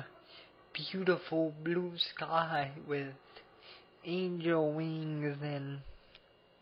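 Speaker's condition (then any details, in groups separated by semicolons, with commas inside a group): Cerebral palsy; abnormal voice, can barely talk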